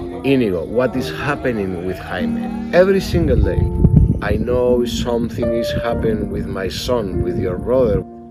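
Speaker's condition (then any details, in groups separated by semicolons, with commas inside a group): No condition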